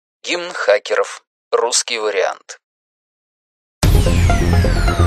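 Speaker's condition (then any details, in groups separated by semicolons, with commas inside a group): No condition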